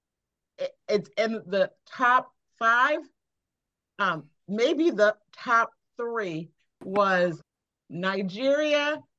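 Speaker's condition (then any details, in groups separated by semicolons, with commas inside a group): Aphasia after stroke; fluent with frequent 'you know' fillers, restarts, trailing unfinished sentences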